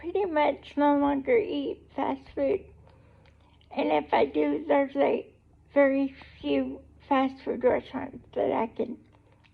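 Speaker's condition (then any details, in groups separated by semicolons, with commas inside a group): Cerebral palsy; able to talk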